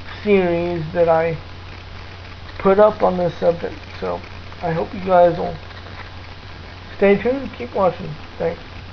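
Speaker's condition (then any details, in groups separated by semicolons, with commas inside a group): Cerebral palsy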